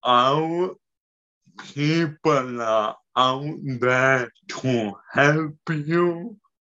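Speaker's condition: Cerebellar and spinal ataxia; daily activities

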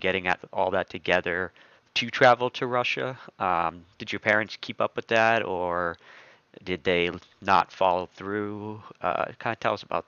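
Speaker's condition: No condition

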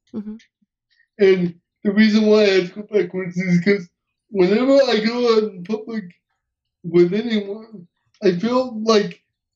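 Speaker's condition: Cerebral palsy; uses wheelchair, hearing intact

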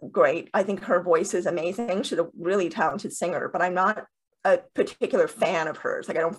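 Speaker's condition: Deafness with cochlear implants

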